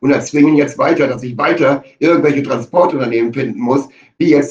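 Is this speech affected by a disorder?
No.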